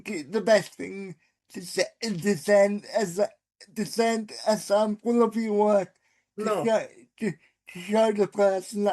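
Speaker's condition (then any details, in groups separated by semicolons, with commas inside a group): Cerebral palsy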